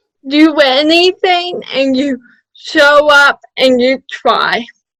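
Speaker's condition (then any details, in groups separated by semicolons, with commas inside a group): Cerebral palsy; self-identified, spasticity, wheelchair user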